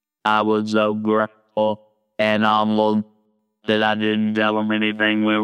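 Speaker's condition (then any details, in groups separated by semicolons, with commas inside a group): Laryngectomy, total laryngectomy with electrolarynx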